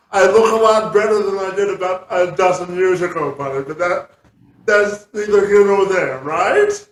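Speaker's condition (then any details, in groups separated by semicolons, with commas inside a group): Cerebral palsy; from birth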